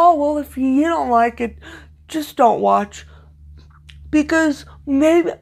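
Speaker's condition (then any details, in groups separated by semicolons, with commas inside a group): Cerebral palsy, severe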